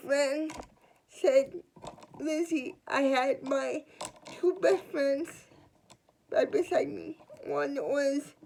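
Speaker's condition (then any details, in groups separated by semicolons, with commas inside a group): Cerebral palsy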